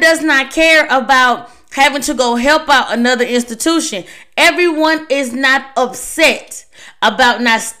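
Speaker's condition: No condition

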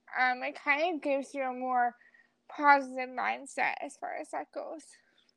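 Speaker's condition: Cerebral palsy; wheelchair user

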